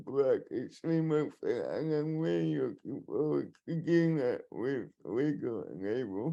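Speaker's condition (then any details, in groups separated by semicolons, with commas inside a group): Cerebral palsy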